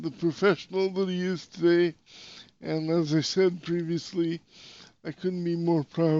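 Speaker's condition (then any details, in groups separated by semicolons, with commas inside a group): Cerebral palsy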